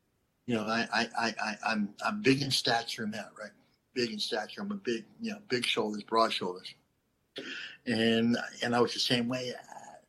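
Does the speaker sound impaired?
Yes: cleft lip and palate; congenital cleft lip and palate, not fully formed at birth; lisp, stuttering and unclear speech as a child.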